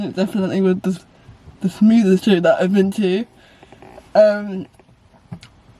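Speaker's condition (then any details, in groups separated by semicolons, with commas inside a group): Cerebral palsy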